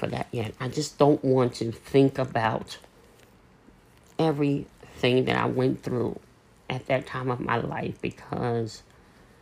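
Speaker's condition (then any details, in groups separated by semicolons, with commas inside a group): Cleft lip and palate; voice a little raspy early in the morning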